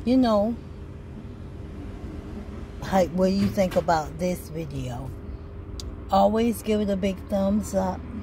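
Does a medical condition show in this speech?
Yes: ALS.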